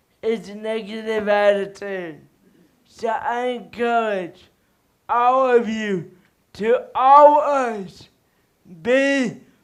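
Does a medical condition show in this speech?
Yes: cerebral palsy; speech slightly improved recently.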